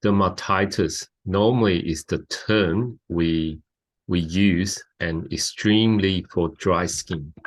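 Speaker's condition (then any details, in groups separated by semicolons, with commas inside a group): No condition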